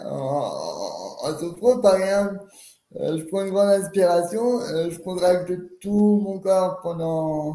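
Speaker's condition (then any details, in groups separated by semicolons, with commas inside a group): Cerebral palsy; startles at noise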